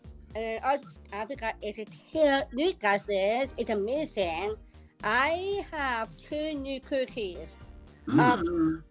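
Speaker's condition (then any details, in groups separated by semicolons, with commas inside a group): Down syndrome; present from birth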